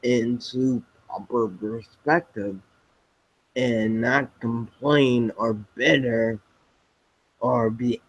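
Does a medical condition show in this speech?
Yes: spinocerebellar ataxia type 7, SCA7; speech.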